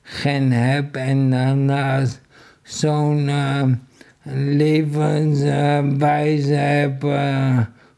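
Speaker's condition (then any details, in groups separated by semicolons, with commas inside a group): ALS; about five years since onset, earlier trials via TriCALS, then self-sought medication for a year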